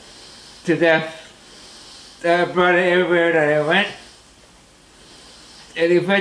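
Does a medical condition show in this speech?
Yes: muscular dystrophy, Duchenne.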